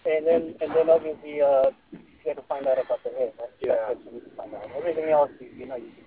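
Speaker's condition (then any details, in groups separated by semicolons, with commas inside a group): No condition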